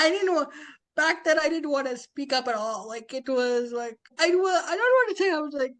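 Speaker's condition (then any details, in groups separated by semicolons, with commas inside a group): Spastic quadriplegic cerebral palsy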